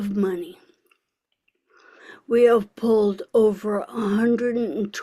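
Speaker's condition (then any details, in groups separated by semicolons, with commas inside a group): ALS; speech audibly affected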